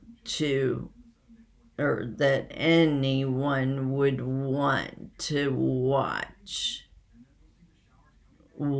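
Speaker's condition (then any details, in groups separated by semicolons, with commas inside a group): Essential tremor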